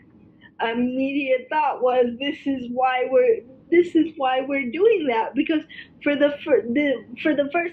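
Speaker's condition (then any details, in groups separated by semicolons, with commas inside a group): Cerebral palsy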